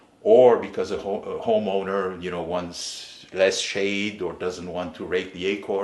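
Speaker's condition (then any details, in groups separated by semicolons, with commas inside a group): No condition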